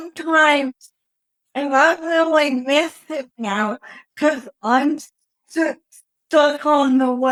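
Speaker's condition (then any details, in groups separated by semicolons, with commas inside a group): Cerebral palsy; wheelchair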